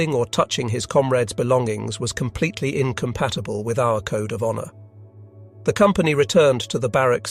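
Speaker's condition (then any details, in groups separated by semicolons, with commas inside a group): No condition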